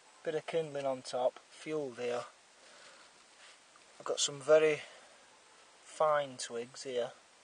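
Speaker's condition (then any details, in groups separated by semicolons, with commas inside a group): No condition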